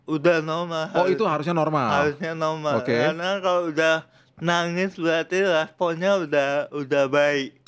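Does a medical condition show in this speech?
Yes: cerebral palsy; from birth.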